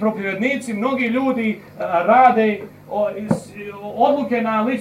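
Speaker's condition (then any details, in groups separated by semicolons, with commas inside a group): No condition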